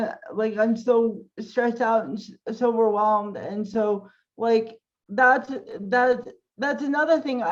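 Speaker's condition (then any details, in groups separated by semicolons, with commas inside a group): Cerebral palsy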